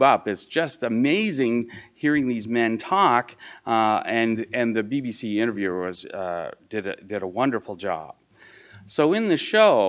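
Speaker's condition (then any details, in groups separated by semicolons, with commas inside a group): No condition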